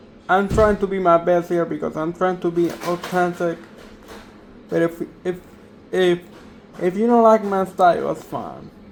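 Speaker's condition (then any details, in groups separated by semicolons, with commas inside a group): Cerebral palsy; difficulty maintaining balance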